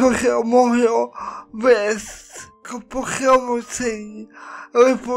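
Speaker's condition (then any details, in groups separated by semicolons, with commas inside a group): Cerebral palsy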